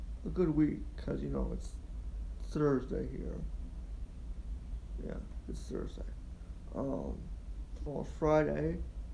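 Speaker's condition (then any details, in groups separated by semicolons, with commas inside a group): Quadriplegic cerebral palsy; quadriplegia, left side worse, over 15 operations, mostly legs; history of swallowing problems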